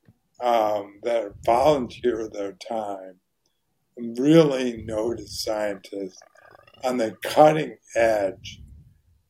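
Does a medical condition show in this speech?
Yes: ALS; voice very hoarse.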